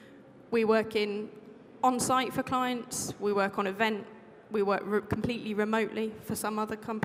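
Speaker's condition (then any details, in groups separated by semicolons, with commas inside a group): No condition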